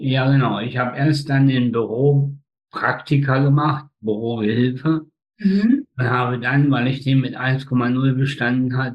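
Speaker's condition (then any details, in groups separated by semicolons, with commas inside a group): Spastic tetraparesis; birth accident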